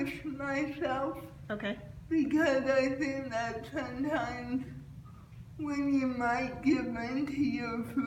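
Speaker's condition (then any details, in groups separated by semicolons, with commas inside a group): Cerebral palsy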